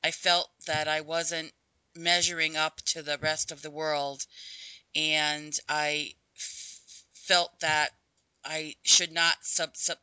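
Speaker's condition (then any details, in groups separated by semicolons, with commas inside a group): Stuttering; stuttering first remembered around age five, covert most of adult life, open about it for about 4 years; stutters openly, discloses stuttering at work and to students, lets stuttering come out; hid stuttering by avoiding talking and switching words, later slipping out more; repeated sounds, prolonged sounds, blocks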